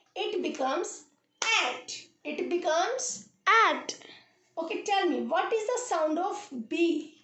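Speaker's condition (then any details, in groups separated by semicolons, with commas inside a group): No condition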